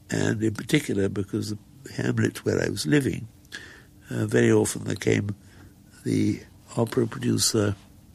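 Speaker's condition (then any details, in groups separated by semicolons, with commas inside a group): Muscular dystrophy; progressive, death predicted at 16 but now nearly 70, wheelchair user, walked earlier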